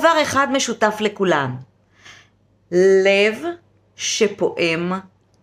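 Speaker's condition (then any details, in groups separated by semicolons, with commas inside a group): No condition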